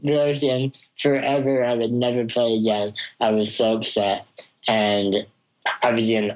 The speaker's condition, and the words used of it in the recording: Spinal muscular atrophy. I don't understand why I'm talking to a guy that sounds kind of mumbly.